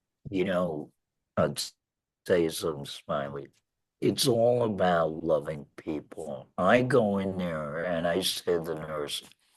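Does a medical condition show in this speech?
Yes: laryngectomy; 11 years since surgery.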